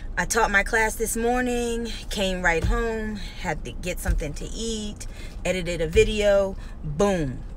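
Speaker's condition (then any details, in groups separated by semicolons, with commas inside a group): No condition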